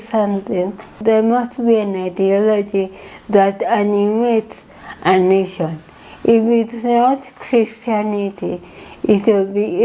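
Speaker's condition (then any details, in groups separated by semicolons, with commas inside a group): Cerebral palsy; from birth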